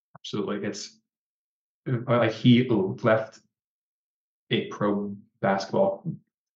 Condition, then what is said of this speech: Stuttering. Like when I'm sort of speaking a reflexive oopli, I don't stutter.